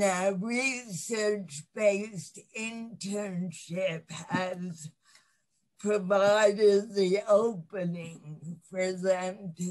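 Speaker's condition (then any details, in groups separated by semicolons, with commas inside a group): Cerebral palsy; lifelong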